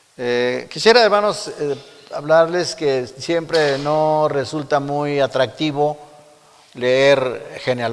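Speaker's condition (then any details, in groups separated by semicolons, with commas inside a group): No condition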